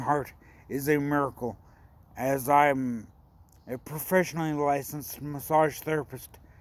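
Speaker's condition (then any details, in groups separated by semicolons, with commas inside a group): Brain injury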